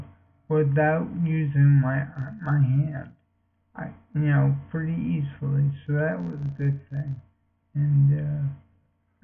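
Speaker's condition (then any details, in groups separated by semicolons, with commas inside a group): Multiple sclerosis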